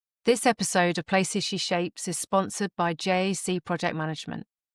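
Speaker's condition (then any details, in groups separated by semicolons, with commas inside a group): No condition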